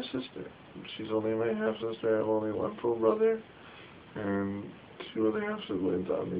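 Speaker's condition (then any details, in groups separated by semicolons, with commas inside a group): Cerebral palsy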